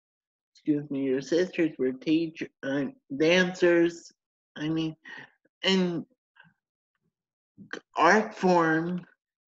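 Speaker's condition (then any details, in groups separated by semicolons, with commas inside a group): Cerebral palsy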